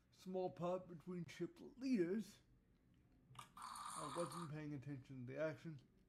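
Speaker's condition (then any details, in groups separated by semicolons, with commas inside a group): Cerebral palsy; voice tone sometimes odd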